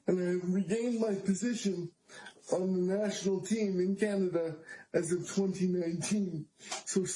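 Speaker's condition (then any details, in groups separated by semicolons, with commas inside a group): Cerebral palsy; power wheelchair user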